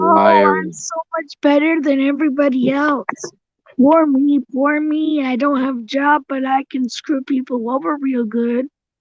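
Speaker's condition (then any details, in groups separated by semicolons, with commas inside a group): Cerebral palsy; tracheotomy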